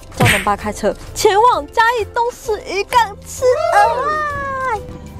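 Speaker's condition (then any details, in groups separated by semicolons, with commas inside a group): No condition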